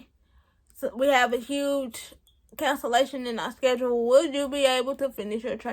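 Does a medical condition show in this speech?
Yes: cerebral palsy; present since birth.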